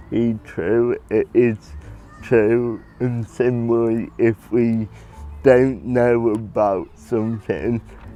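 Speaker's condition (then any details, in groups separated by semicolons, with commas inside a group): Cerebral palsy; cerebral palsy from birth; early prognosis of never talking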